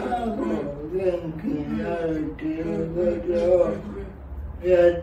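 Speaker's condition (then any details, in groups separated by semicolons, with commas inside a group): Cerebral palsy; severe, uses a wheelchair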